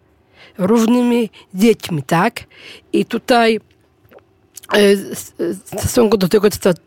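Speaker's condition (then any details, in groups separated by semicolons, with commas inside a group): Down syndrome; per own account not obviously visible, experience with rehabilitation camps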